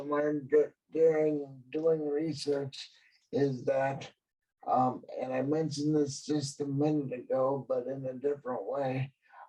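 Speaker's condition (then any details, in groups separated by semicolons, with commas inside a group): Cerebral palsy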